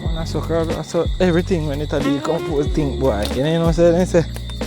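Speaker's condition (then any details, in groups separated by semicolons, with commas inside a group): No condition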